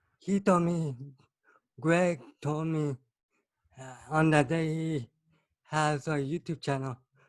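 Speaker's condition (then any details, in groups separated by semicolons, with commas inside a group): Cerebral palsy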